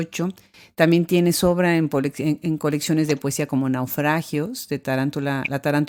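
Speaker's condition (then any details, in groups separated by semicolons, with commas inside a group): No condition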